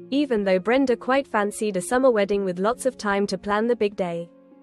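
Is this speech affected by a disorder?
No.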